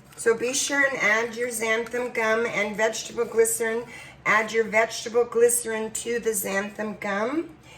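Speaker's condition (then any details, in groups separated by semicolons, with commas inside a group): No condition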